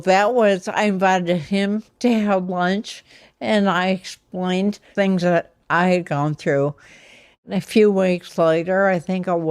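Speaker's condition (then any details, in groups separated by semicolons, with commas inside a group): Ataxia; affects motor skills and voice; speaking problems over last couple of years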